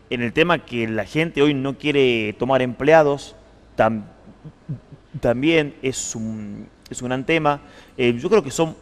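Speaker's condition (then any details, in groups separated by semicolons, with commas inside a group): Stuttering; stuttering for 31 years, long avoided talking about it publicly; fear of speaking on camera largely overcome; formerly blocked badly when facing cameras, fear-related, now manages on-camera conversation; repeated sounds, blocks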